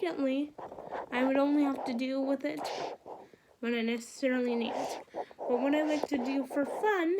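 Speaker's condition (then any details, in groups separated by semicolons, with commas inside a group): Cerebral palsy; sometimes stutters, forgets words, used breathing device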